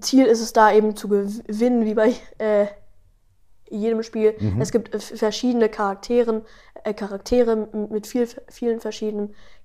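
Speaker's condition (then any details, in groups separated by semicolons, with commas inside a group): Stuttering; kassler stottertherapie, fluency shaping, daily home practice, parents trained, among most severe in group; stutters much here, none singing melodies, some rapping without melody, little in own podcast, often fast; repeated sounds, prolonged sounds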